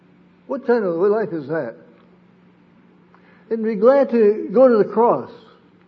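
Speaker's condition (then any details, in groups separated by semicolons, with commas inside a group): Parkinson's disease; sleep disrupted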